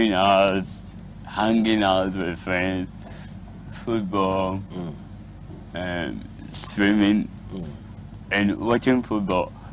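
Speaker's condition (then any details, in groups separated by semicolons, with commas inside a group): Cerebral palsy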